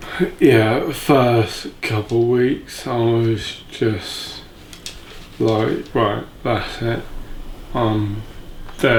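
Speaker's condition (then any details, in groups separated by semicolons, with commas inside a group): Motor neurone disease; affects speech and walking; diagnosed about six months ago, uses breathing apparatus; speech deteriorated since diagnosis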